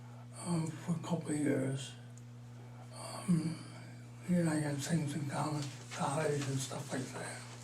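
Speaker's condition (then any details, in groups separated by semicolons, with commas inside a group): Parkinson's disease, mild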